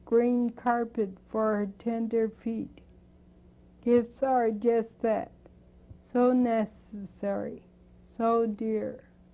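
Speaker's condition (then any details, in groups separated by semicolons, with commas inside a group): Spinocerebellar degeneration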